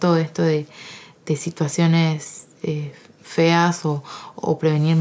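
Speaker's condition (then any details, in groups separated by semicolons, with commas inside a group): No condition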